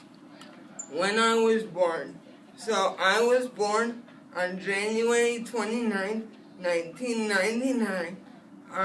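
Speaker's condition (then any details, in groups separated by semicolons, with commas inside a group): Spastic cerebral palsy; spastic, lack of oxygen at birth, wheelchair, multiple surgeries; physical and occupational therapy, foot braces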